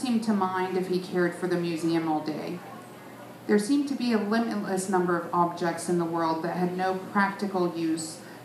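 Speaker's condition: No condition

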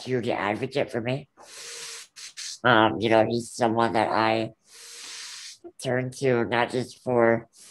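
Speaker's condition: Ullrich congenital muscular dystrophy

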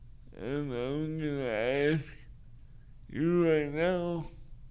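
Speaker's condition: Cerebral palsy; wheelchair user 99.9% of the time

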